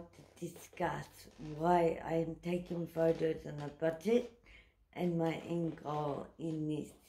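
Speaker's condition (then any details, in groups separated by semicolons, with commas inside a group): Cerebral palsy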